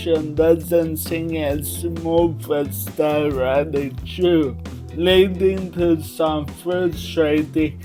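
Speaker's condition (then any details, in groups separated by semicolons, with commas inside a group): Cerebral palsy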